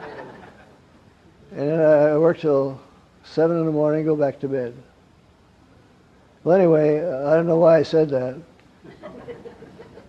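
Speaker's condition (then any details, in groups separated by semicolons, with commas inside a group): Parkinson's; wakes at night, gets up around 3 am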